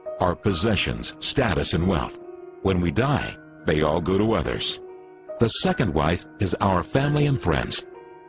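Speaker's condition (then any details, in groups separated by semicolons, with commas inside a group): No condition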